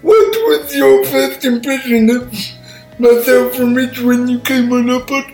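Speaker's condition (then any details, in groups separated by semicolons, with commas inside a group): Cerebral palsy; all four limbs affected, from birth, born 12 weeks premature; speech impairment, takes listeners a while to catch on, listeners hesitant to ask for repeats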